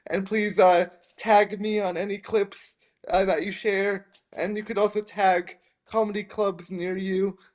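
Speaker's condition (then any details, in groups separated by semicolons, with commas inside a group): Spastic quadriplegic cerebral palsy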